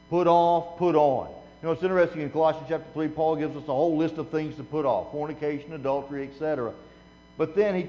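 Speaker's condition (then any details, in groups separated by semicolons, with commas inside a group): No condition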